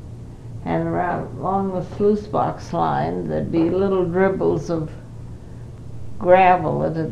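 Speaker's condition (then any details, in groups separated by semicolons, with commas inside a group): Parkinson's; Parkinson's for 5 years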